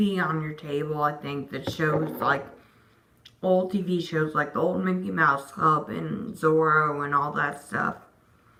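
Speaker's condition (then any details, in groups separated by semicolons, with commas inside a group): Disability causing slurred speech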